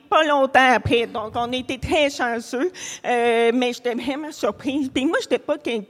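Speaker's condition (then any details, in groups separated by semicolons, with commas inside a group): Hard of hearing; deafness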